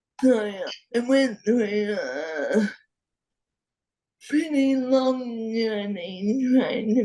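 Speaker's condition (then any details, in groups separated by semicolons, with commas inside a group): Friedreich's ataxia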